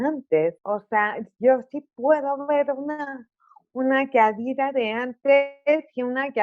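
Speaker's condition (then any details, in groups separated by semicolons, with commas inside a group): Cerebral palsy; articulation affected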